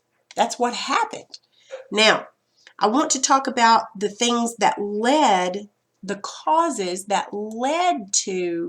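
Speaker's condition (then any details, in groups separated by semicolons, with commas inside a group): No condition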